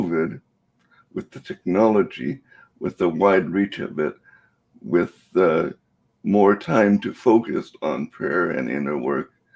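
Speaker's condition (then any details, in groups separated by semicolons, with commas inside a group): Cerebral palsy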